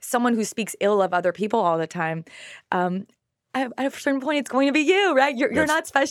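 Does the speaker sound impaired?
No.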